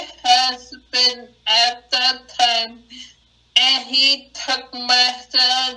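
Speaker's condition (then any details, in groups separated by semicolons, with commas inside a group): Acquired brain injury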